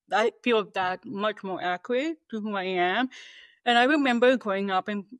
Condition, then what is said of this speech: Deafness. I also have speech, and I communicate primarily through oral communication because that's how